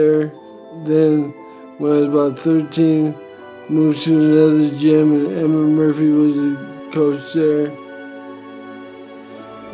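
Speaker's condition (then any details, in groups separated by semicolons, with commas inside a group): Brain injury; effects began around age 50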